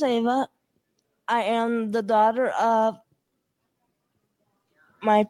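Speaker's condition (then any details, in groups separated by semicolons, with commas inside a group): Cerebral palsy and dystonia; born 3 months premature, with dystonia causing muscle stiffness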